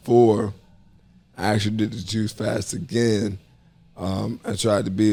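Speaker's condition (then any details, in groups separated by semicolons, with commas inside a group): ALS; upper motor neuron onset in upper body, tongue atrophy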